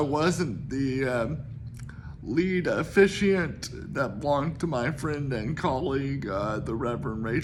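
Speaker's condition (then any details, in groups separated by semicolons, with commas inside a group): Cerebral palsy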